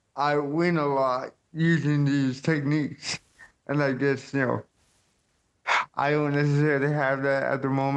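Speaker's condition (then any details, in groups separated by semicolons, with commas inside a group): Cerebral palsy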